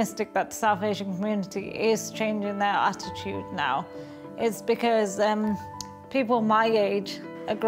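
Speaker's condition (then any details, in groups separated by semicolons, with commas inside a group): Cerebral palsy; present from birth, affects speech and leg muscles; sometimes slurred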